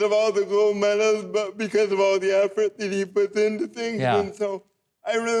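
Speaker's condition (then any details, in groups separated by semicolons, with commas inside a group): Cerebral palsy; from birth; walks, runs marathons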